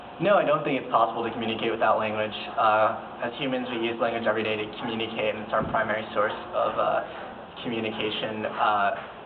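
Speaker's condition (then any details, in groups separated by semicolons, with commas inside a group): No condition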